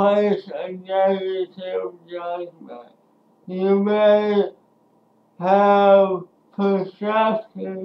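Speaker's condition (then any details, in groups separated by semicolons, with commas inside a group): Speech impairment after birth surgery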